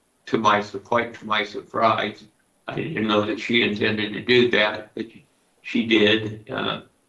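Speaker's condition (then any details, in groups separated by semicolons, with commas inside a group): Parkinson's disease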